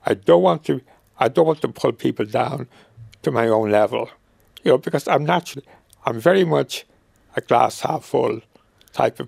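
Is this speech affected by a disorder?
Yes: motor neuron disease; diagnosed at St. Vincent's about a year after retiring, early falls running, thumb pain, wheelchair; may get out of breath while talking, voice still sounds characteristically like himself.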